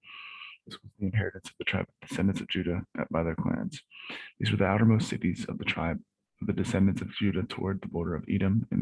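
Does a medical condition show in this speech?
No.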